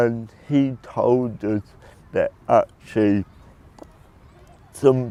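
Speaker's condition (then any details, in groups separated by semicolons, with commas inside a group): Cerebral palsy; predicted at birth never to talk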